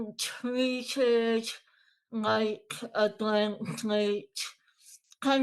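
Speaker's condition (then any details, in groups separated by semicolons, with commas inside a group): Moebius syndrome; speech difficulty, eating and drinking difficulty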